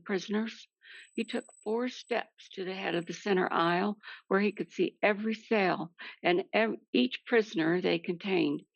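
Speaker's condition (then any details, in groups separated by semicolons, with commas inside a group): No condition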